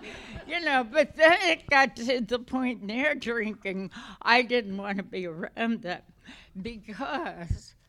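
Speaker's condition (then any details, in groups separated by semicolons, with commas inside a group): Essential tremor; essential tremor affecting voice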